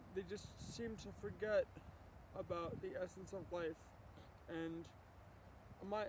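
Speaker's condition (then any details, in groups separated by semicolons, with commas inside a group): Cerebral palsy; from birth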